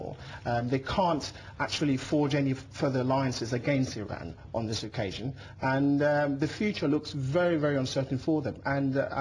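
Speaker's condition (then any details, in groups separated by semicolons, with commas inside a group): No condition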